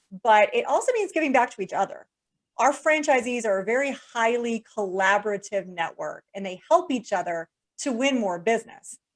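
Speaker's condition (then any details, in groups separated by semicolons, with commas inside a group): No condition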